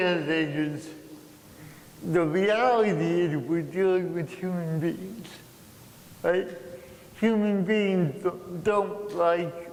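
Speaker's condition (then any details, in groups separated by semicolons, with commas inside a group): Cerebral palsy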